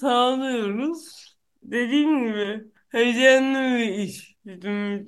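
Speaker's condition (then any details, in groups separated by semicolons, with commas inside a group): Cerebral palsy; no known cure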